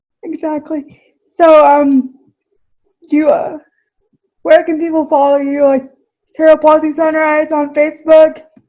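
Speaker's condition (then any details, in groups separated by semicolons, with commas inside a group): Cerebral palsy, spastic, mild; power wheelchair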